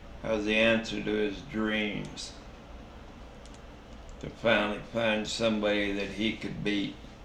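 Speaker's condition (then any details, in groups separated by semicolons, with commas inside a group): Traumatic brain injury; slurred speech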